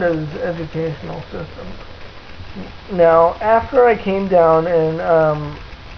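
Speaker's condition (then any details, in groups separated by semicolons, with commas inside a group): Cerebral palsy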